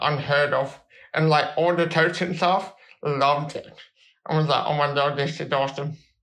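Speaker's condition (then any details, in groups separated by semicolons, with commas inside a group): Cerebral palsy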